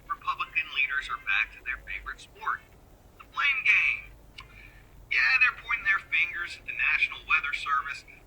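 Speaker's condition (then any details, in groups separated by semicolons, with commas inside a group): No condition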